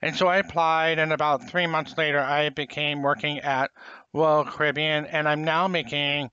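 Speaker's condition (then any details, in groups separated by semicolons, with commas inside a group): Profound hearing loss, congenital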